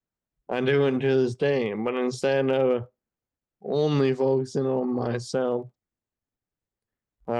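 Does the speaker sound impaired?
Yes: Friedreich's ataxia; age 28, 14 years since diagnosis, still progressing, uses wheelchair.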